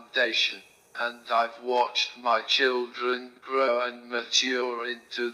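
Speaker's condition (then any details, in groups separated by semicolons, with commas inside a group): Motor neurone disease; right hand onset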